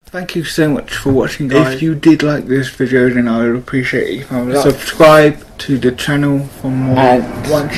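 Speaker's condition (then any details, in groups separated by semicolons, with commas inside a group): Cerebral palsy, mild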